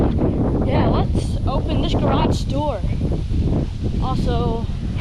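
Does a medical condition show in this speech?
No.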